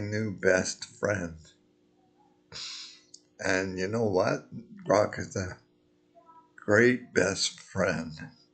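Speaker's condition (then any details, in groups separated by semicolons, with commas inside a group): Multiple sclerosis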